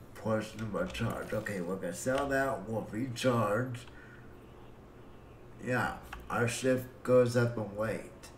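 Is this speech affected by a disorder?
Yes: cerebral palsy; breathing fine.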